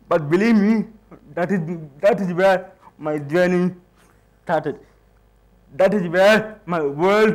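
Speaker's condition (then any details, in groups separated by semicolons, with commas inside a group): Cerebral palsy; hinders speech, sounds childlike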